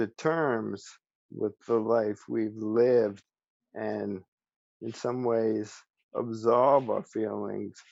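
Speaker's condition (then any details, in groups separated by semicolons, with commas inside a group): ALS; speech still preserved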